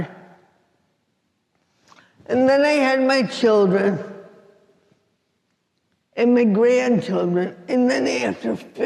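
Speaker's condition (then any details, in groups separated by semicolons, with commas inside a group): Cerebral palsy; affects walking and speech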